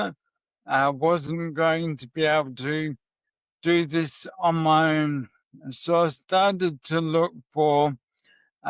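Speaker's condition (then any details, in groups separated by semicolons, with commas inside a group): MND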